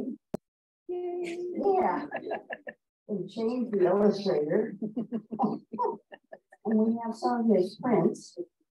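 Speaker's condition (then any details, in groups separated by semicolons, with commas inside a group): No condition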